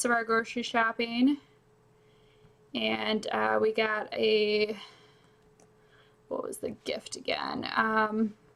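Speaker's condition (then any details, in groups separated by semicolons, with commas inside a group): No condition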